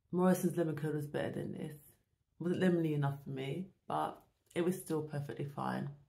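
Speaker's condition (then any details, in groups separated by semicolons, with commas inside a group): No condition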